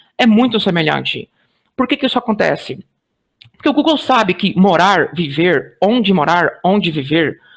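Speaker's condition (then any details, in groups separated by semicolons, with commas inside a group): No condition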